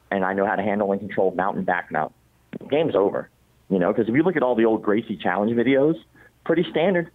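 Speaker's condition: Cleft palate; congenital

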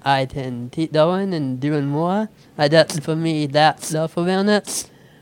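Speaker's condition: Speech impediment; switched to typing instead

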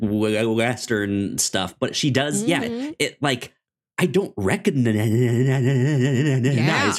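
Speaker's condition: Stuttering; stutter since childhood, cause unknown, explained as brain moving faster than mouth, speech therapy in elementary school; repeated sounds

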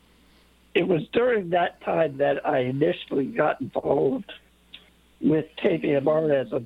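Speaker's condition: Late-onset Pompe disease; over 250 infusions

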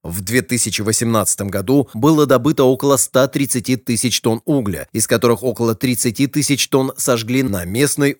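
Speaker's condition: No condition

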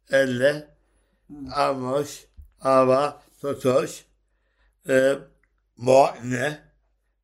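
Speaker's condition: Down syndrome; answers relayed by interpreter; hard to understand for strangers, host understands part, acquaintances more, family fully

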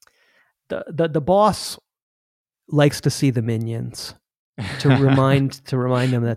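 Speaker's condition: No condition

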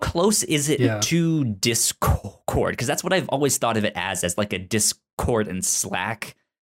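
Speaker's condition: Stutter; self-reported stutter; expects stutter to be an obstacle for some listeners; repeated sounds, prolonged sounds, blocks

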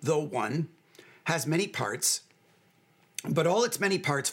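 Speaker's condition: No condition

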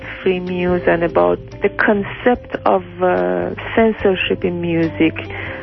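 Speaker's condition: No condition

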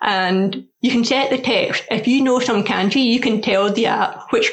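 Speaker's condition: Deafness; asks for slower speech, repetition, written notes from teachers

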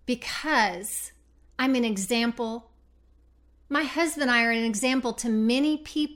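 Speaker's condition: No condition

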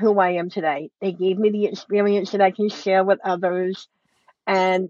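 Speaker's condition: Cleft lip and palate; speech affected, workplace discrimination over how speaks

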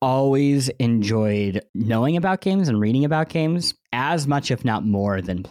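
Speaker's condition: Cleft lip and palate; bandaged

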